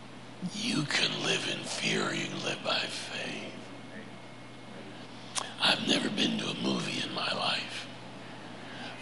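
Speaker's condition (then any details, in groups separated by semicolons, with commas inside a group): Laryngeal cancer; prior chemo and radiation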